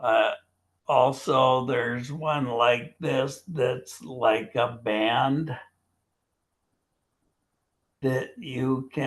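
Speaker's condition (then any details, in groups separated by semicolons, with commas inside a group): Primary lateral sclerosis, bulbar onset; oral onset, slurred speech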